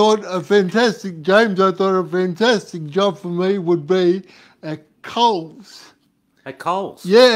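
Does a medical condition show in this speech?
Yes: cerebral palsy.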